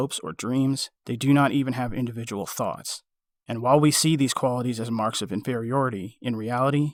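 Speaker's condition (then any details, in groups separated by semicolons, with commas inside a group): No condition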